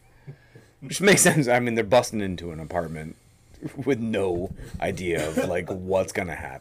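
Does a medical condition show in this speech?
No.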